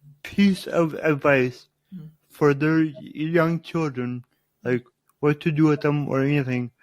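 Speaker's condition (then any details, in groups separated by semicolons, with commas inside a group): Cerebral palsy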